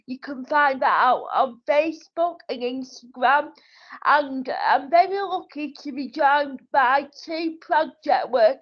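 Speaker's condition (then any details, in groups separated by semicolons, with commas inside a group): Cerebral palsy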